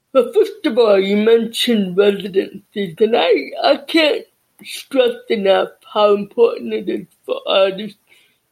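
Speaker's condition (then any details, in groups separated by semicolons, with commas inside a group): Deafness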